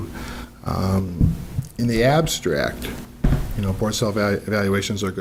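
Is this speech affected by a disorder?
No.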